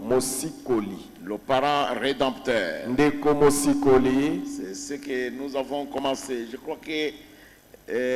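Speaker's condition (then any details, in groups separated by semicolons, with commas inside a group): No condition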